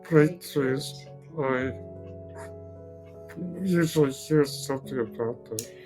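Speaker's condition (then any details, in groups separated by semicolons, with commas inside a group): Duchenne muscular dystrophy; progressive muscle disorder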